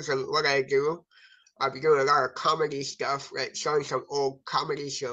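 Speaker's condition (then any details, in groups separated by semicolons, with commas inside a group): Cerebral palsy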